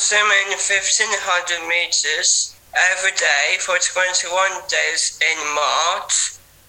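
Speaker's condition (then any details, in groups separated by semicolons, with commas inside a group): Down syndrome; age 19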